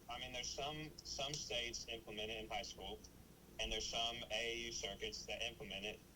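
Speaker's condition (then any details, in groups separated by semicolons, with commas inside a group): No condition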